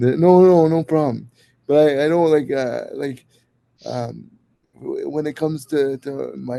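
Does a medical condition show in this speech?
Yes: cerebral palsy.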